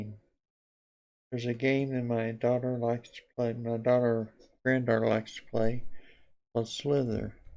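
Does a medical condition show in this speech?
Yes: Parkinson's disease.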